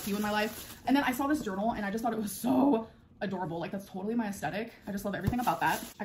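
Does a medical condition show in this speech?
No.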